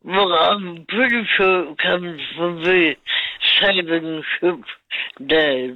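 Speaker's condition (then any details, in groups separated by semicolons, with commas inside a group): Cerebral palsy; lifelong, affects walking and speech; speech affected all life, people thought her half cut (drunk) due to walk and speech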